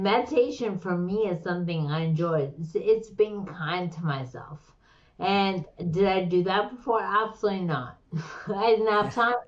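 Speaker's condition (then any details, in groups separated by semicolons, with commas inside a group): Slurred speech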